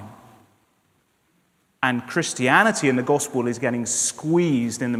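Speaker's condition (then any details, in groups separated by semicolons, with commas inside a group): No condition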